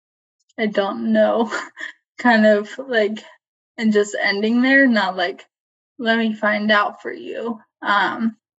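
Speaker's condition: ALS, limb onset; onset in arms and legs, not bulbar onset

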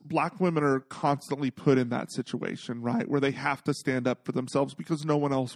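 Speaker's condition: No condition

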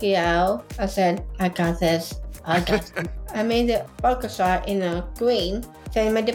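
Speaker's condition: Down syndrome; intellectual disability

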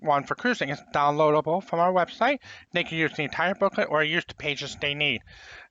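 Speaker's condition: Profound hearing loss; congenital profound hearing loss, about 80% in one ear, 90% in other, late detection; late language development, learned to talk

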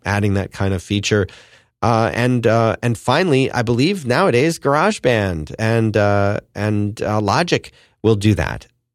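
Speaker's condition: No condition

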